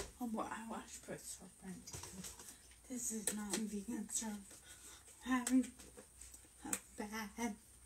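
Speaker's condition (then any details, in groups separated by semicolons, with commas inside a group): Brain injury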